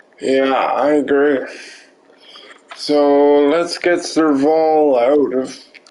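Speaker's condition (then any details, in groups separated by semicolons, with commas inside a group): Cerebral palsy; limbs affected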